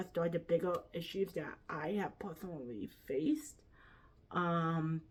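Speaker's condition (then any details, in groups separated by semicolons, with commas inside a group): Quadriplegic cerebral palsy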